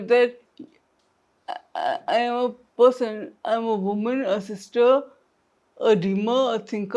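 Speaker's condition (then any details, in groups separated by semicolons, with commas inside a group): Traumatic brain injury; home speech exercises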